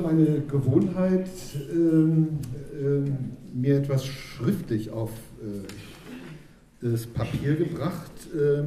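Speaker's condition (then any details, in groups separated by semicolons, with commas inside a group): No condition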